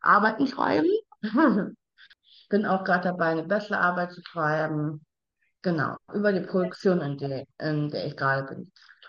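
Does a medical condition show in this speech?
Yes: Down syndrome.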